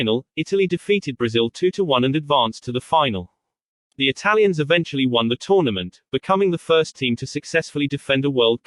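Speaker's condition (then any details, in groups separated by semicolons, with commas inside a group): No condition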